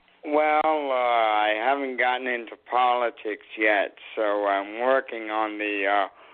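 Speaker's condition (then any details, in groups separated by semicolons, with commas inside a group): Cerebral palsy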